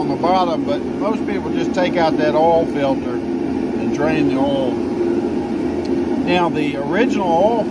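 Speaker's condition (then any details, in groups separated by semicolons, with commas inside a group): No condition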